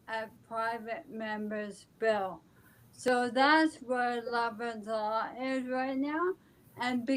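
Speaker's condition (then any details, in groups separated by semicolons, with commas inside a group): ALS; speech affected but still understandable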